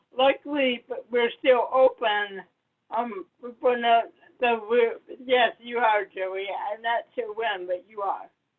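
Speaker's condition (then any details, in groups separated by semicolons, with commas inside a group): Cerebral palsy; not breathing at birth, affects motor control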